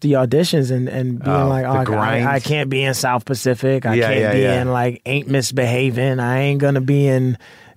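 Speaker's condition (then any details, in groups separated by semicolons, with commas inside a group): No condition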